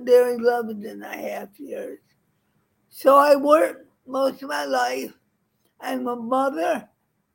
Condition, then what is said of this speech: Cerebral palsy. I mean, I had my step-grandson, when he was three, we were walking out to Chili's, and he looked at me and he said, "Why do you talk all drooly and walk all wobbly?"